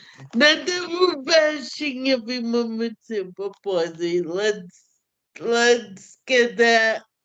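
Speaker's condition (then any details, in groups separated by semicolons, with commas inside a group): Cerebral palsy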